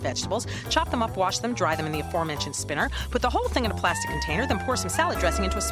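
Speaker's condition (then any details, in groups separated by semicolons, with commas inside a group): No condition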